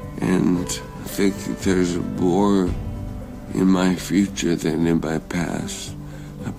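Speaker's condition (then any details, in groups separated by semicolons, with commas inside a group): ALS; diagnosed after retiring from NFL, later fully progressed; early stage, first on-camera appearance after going public with diagnosis; cannot move or talk quite as before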